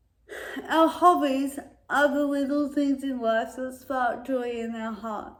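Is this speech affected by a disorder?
Yes: cerebral palsy.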